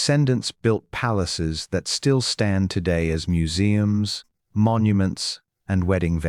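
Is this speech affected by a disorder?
No.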